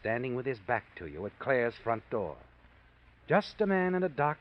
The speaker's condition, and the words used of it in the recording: No condition.